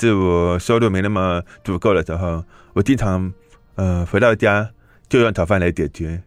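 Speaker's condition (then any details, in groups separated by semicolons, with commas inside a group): Hearing impairment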